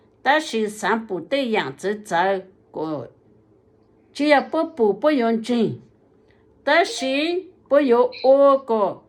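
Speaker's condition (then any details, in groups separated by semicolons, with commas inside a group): No condition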